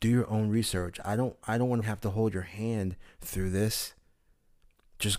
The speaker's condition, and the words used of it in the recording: No condition.